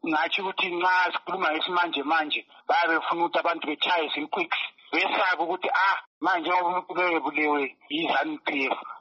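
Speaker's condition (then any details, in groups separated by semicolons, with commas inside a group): No condition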